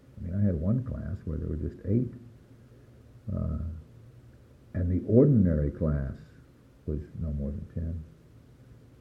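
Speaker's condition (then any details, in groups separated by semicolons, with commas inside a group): No condition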